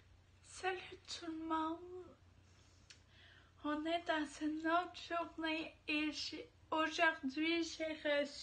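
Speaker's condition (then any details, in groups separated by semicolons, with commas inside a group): Ataxia; degenerative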